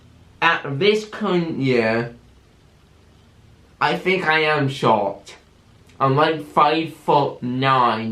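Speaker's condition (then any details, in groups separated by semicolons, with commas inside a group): Cerebral palsy with stammer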